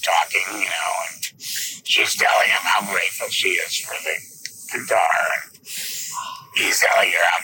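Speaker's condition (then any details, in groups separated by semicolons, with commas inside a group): Laryngectomy; no vocal cords, 6.5 days intensive care, 32 days in hospital without food or water; esophageal speech, presses on neck daily to talk, rattles esophagus like vocal cords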